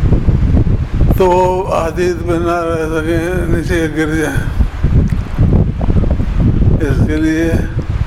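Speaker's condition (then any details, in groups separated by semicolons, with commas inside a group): Difficulty speaking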